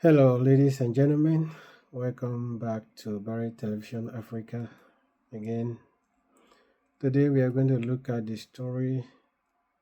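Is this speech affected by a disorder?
No.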